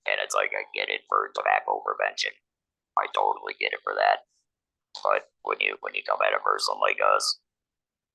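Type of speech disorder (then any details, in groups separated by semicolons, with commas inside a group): Electrolarynx speech; laryngectomy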